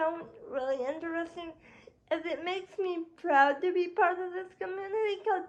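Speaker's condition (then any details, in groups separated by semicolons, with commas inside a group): Cerebral palsy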